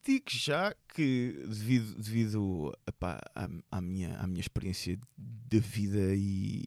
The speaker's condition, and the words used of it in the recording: Stuttering. Não num ambiente igual a este, que isto não é a minha maneira normal de estar a falar.